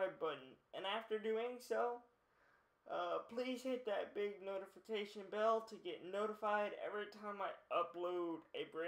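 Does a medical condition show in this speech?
Yes: cerebral palsy.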